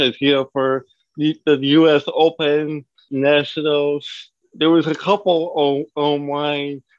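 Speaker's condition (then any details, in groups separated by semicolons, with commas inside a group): Cerebral palsy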